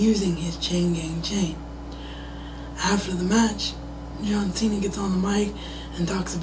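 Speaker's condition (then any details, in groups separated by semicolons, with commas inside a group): Cerebral palsy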